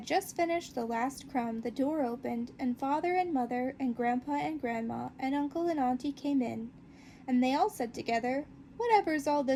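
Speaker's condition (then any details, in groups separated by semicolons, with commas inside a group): No condition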